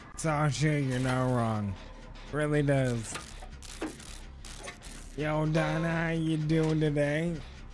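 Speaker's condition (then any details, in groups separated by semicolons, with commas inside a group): ALS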